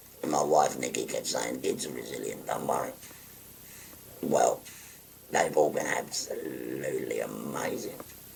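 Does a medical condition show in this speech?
Yes: laryngectomy; total laryngectomy.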